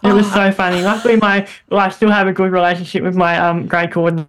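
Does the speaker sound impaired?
Yes: bilateral cleft lip and palate; congenital, many operations from 3 months, hip bone graft into mouth, throat surgery, braces, low motor skills; speech greatly improved after years of speech therapy; childhood voice squeaky, very airy, nasal, speech hindered drama.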